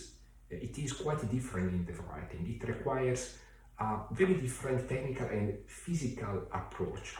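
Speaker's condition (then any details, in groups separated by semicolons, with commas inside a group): No condition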